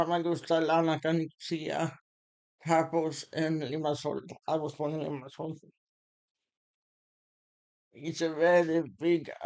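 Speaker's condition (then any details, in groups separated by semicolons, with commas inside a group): Muscular Parkinson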